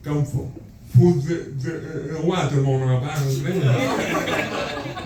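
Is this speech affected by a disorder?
Yes: cerebral palsy; speech not always understood.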